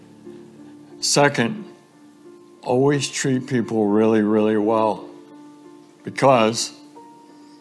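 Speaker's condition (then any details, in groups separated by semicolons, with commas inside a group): ALS; about two years since diagnosis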